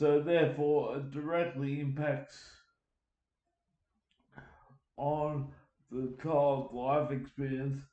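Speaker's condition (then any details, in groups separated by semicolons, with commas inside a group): Cerebral palsy; uses wheelchair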